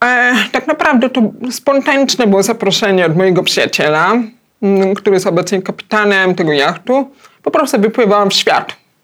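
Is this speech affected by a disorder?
Yes: hard of hearing, cochlear implant.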